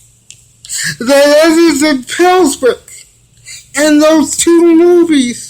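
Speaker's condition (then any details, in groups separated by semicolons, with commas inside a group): Cerebral palsy; from birth; physical therapy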